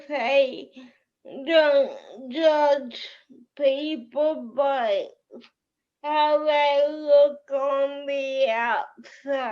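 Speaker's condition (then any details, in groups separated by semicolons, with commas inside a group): Cerebral palsy; powerchair user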